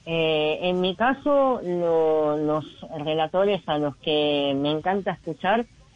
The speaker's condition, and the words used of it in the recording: Cleft palate. ¿le falta alguna operación complementaria para mejorar su pronunciación que no sea tan nasal?